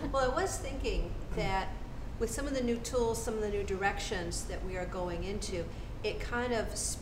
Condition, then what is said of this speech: None; typical speech.